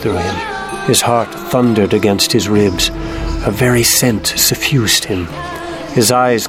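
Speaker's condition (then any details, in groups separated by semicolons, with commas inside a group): No condition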